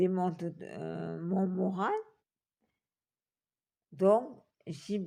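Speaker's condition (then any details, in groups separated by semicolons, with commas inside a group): Multiple sclerosis; uses wheelchair, trialling electric wheelchair; severe back pain, patient lift for transfers, physiotherapy; back pain cuts off breathing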